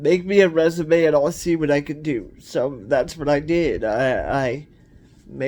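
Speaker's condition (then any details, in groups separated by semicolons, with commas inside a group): Cerebral palsy; cerebral palsy, wheelchair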